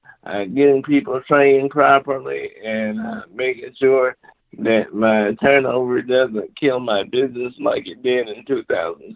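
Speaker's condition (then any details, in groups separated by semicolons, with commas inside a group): Cerebral palsy; speech sounds drunk or high to listeners, explains this upfront when phoning people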